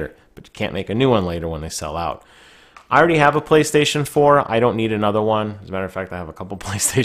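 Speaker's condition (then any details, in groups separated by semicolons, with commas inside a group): No condition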